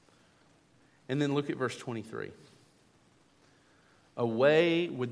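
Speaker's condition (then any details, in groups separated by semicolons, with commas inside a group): No condition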